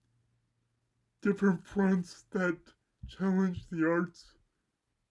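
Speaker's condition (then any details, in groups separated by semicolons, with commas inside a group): Cerebral palsy; mild left side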